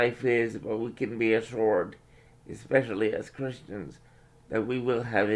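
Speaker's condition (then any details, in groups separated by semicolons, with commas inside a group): Cerebral palsy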